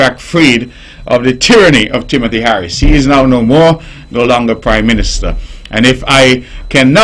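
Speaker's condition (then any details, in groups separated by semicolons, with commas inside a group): No condition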